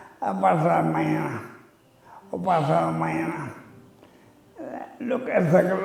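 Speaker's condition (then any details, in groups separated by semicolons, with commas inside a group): Amyotrophic lateral sclerosis (ela)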